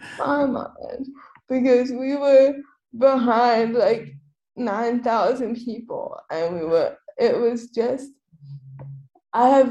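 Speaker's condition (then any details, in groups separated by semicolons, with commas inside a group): Cerebral palsy; quadriplegic, wheelchair user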